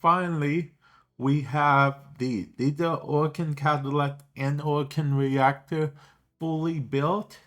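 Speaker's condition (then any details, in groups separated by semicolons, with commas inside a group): Cerebral palsy; affects speech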